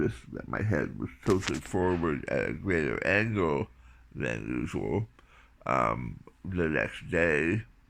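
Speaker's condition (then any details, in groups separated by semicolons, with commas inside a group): Tongue cancer surgery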